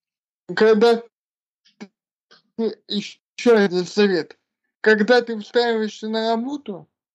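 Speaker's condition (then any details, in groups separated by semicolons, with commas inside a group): Cerebral palsy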